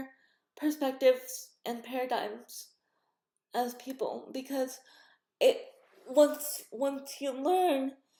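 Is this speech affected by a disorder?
Yes: cerebral palsy.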